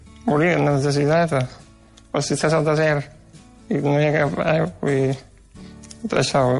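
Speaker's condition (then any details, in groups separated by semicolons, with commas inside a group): Duchenne muscular dystrophy; colds or bronchitis cause suffocation crises treated with morphine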